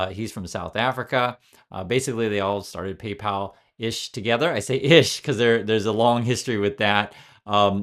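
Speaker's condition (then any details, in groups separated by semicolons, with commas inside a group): No condition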